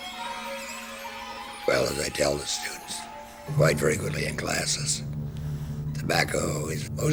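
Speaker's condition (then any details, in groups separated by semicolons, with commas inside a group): Laryngectomy; total laryngectomy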